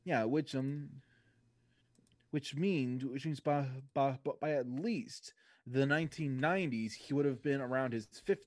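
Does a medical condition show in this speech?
Yes: stuttering; stutter since school years, told to focus on speech to do drama lines, advised against musical lead; still stutters, especially on quick remarks; stutters on first attempt at quips, barely succeeds second time, often sang off pitch in school; here repeated sounds.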